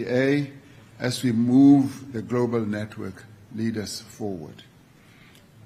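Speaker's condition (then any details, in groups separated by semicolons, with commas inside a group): No condition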